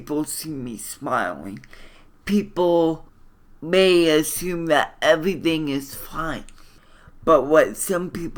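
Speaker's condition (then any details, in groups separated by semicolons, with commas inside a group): Cerebral palsy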